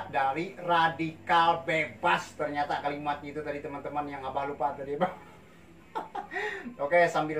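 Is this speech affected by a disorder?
No.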